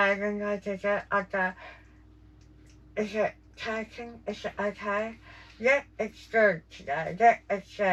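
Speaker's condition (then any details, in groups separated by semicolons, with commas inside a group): Jaw cancer surgery; tracheostomy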